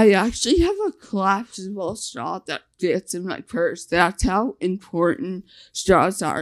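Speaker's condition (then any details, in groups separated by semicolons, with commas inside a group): Facial paralysis (nf2-swn)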